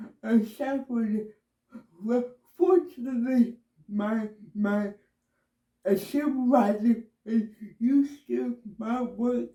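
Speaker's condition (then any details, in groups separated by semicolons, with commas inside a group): Cerebral palsy, myasthenia gravis; no hand function; myasthenia gravis also diagnosed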